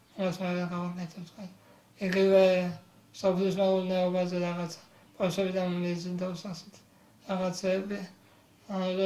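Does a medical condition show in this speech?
Yes: muscular dystrophy.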